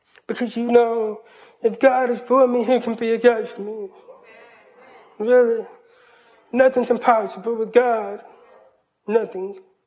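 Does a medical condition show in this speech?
Yes: hearing loss, cochlear implant; hears about 80% with cochlear implant, hears but does not always understand.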